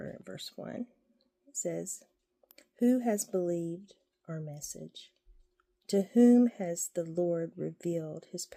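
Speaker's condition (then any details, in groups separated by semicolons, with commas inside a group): No condition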